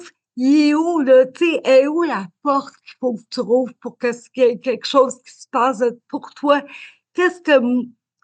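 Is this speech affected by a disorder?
Yes: cerebral palsy; spastic diplegic.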